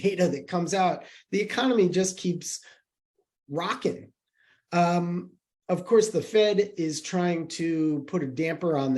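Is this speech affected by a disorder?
No.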